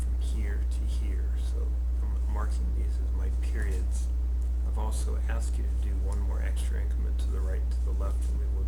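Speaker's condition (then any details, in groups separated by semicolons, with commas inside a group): No condition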